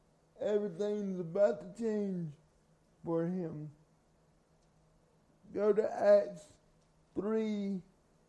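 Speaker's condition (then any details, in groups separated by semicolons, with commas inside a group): Cerebral palsy; from birth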